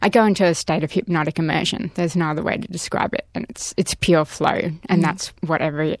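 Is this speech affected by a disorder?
Yes: profound deafness, progressive hearing loss, cochlear implants; born with moderate hearing loss about 30-40%, detected at three, total loss in 20s, bilateral cochlear implants; second implant last year after first, rehabilitation with surgeon, understands speech well even in noise.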